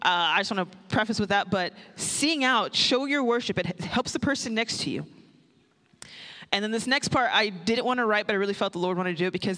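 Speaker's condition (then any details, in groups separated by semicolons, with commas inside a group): No condition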